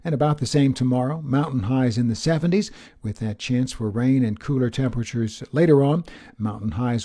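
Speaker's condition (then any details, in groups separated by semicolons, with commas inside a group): No condition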